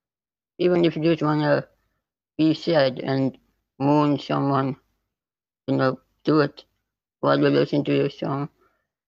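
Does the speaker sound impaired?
Yes: spinal muscular atrophy type 2; progressive muscle wasting.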